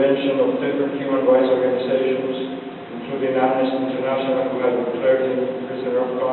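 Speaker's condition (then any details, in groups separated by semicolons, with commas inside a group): No condition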